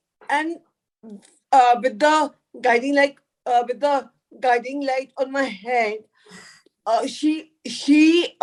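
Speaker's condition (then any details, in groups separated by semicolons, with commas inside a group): Cerebral palsy; from birth, floppy limbs, poor head control; delayed milestones, walked at age ten; could not talk as a child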